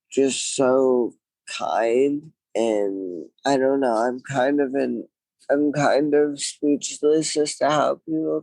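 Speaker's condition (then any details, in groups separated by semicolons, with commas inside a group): Traumatic brain injury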